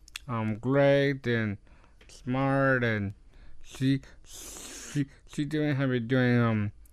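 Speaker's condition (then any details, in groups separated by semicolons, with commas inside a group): Down syndrome; extra copy of chromosome 21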